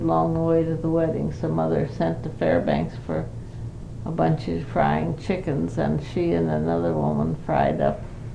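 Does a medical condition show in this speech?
Yes: Parkinson's; not very able to do much.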